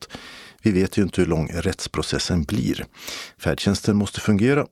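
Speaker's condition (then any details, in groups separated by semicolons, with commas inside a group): No condition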